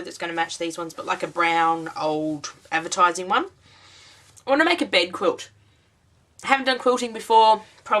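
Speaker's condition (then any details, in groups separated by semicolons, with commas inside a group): No condition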